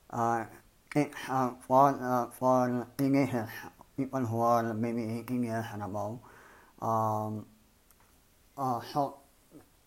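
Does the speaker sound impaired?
Yes: cleft palate and lip; misaligned jaws.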